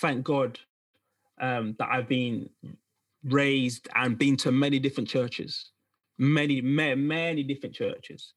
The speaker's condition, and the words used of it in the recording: Stuttering. So saying one word takes longer.